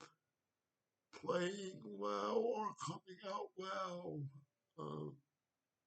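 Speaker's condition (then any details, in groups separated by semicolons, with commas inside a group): Cerebral palsy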